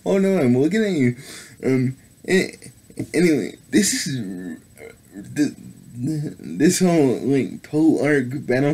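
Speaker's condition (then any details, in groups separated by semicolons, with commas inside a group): Cerebral palsy; able to speak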